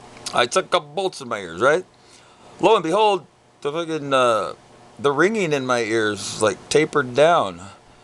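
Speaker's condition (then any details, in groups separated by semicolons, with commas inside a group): No condition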